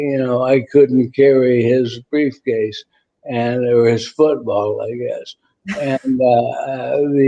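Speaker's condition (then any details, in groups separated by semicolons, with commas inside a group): ALS; voice tires, needs rest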